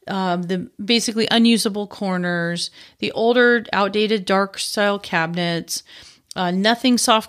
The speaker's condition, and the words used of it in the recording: No condition.